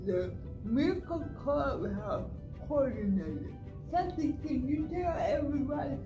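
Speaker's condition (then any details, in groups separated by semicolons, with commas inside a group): Cerebral palsy; hands and speech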